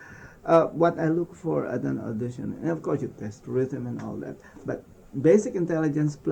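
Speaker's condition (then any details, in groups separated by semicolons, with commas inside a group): No condition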